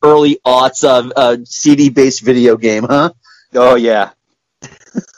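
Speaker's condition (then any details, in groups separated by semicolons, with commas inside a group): No condition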